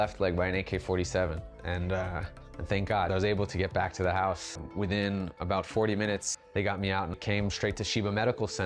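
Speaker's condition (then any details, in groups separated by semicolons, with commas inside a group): No condition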